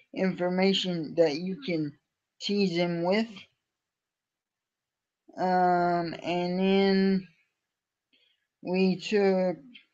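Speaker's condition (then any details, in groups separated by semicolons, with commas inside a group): Cerebral palsy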